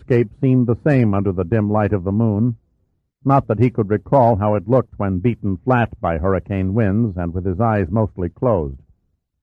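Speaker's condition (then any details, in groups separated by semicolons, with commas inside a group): No condition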